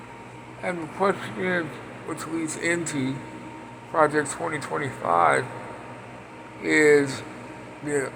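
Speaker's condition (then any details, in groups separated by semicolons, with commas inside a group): Parkinson's; speech impediment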